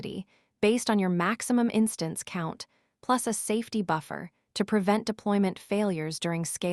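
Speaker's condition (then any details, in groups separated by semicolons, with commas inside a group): No condition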